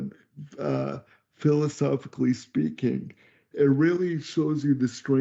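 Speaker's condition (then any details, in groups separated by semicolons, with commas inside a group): Cerebral palsy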